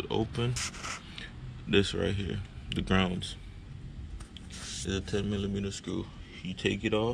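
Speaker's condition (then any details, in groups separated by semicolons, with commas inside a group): No condition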